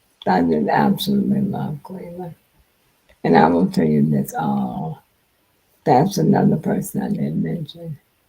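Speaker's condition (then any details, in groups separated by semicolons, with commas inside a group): Multiple sclerosis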